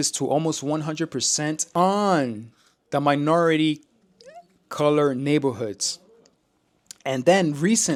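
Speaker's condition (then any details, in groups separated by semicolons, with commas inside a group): No condition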